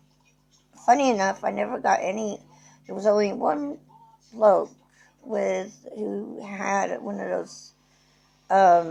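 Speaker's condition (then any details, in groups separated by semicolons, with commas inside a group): Cerebral palsy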